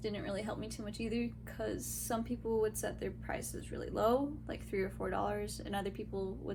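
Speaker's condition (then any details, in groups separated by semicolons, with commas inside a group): No condition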